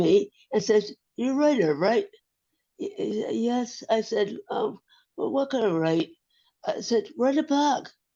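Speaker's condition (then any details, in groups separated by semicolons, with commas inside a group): Acquired brain injury; ongoing recovery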